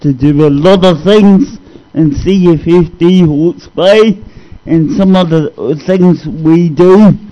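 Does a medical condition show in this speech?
Yes: cerebral palsy; discovered at age 2.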